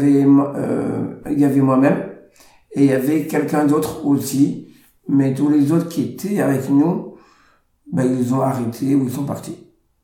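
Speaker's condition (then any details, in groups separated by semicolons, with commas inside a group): Down syndrome; present from birth, three copies of chromosome 21, slower than others at work and in daily life; about 42 years since birth, slower reflexes, some former physical activities no longer done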